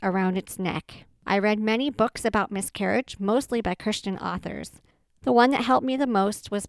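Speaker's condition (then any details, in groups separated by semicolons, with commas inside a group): Cleft palate with Pierre Robin, Pierre Robin sequence, no cleft lip; childhood sound substitutions from open palate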